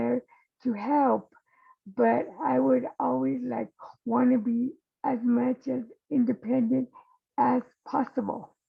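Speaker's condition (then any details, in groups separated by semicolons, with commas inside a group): Cerebral palsy; worsened with age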